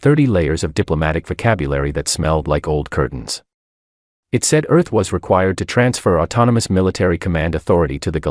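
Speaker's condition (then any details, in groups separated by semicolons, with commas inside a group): No condition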